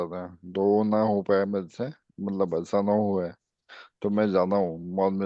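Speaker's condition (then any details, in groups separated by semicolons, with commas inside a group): ALS; speech improved a little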